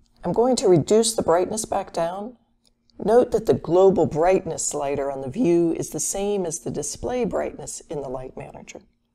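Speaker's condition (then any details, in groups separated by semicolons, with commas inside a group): No condition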